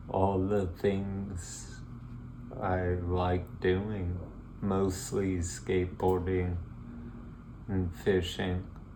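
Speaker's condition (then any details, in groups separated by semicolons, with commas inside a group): Multiple sclerosis; speech affected, syllable-by-syllable, very slow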